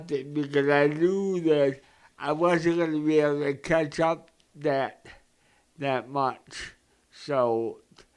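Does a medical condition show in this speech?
Yes: cerebral palsy; present from birth.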